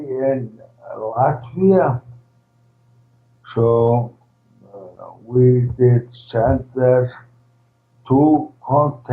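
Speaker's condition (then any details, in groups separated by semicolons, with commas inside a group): ALS, primary lateral sclerosis, PLS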